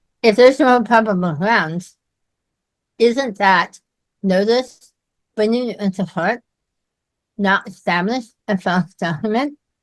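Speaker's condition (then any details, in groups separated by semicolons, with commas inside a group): Myasthenia gravis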